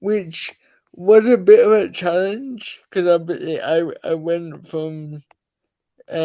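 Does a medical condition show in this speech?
Yes: cerebral palsy.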